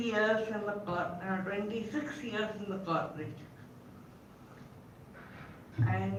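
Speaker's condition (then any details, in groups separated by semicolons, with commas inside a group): Cerebral palsy; caused by encephalitis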